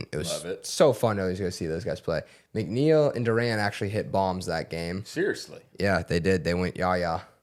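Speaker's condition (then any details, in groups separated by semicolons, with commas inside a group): No condition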